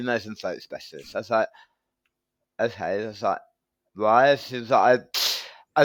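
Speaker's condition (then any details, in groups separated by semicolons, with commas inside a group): Tongue cancer surgery; right-side tongue surgery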